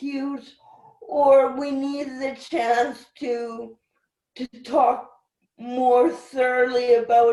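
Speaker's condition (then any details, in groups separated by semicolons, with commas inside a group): Cerebral palsy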